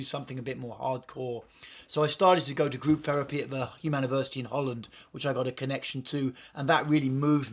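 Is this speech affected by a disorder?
No.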